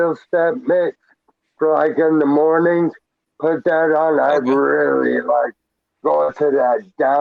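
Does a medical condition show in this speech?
Yes: traumatic brain injury; hit by car as pedestrian.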